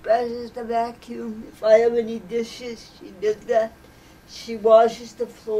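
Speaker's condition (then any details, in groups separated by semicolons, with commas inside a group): Cerebral palsy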